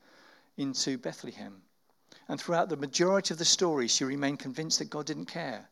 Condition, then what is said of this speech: None; typical speech.